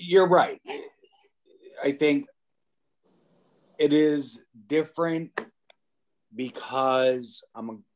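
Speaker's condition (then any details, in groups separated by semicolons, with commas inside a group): Aphasia; now disabled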